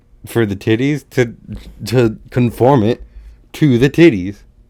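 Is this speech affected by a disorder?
No.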